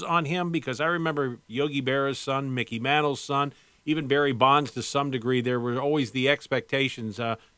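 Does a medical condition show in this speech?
No.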